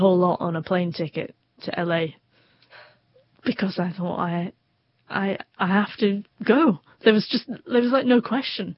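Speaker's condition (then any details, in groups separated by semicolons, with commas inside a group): Stutter; neurological stutter, brain function, not psychological or nervousness, hid stuttering when younger, deep-breath advice no help; needs more time speaking, talks openly with strangers at stammering conferences; repeated words, blocks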